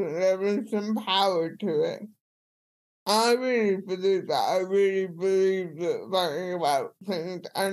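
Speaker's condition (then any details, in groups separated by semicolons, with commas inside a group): Cerebral palsy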